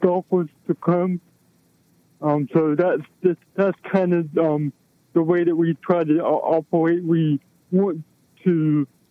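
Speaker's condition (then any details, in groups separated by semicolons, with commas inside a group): Cerebral palsy; affects movement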